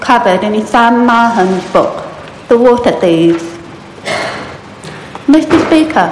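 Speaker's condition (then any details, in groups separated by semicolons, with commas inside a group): Profound deafness; profound deafness since early childhood, found at 2.5 years by kindergarten teachers, large hearing aids in body harness; New Zealand Sign Language interpreters in gallery during speech; without speech at 2.5 years, mother taught basic speech before school, Mary Hare School for deaf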